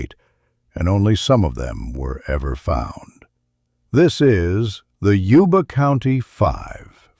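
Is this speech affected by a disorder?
No.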